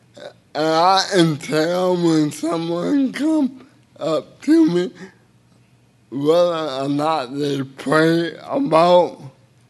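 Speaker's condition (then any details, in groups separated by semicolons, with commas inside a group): Cerebral palsy; speech a little unclear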